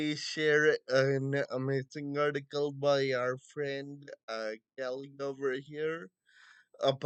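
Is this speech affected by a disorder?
Yes: Friedreich's ataxia.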